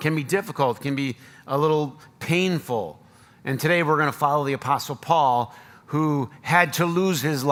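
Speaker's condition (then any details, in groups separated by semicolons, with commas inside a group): No condition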